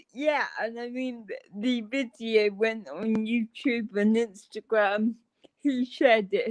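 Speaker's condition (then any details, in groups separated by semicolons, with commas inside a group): Cerebral palsy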